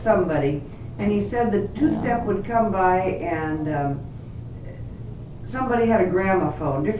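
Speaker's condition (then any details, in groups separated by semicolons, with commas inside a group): No condition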